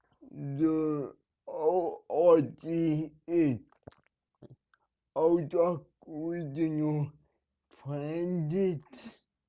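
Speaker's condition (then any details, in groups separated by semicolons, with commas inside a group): Cerebral palsy; needs help at night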